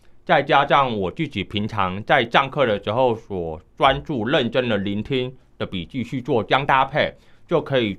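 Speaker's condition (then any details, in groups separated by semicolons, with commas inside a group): Hearing impairment; unusual high-frequency hearing loss, low frequencies near normal, market hearing aids largely ineffective, uses atypical assistive device; mild, high pitches barely heard, misses teammates' calls without assistive device, uses hand signals; underwent speech rehabilitation therapy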